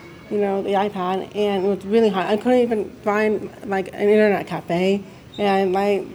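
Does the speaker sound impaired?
Yes: deafness; mix of speech and sign growing up.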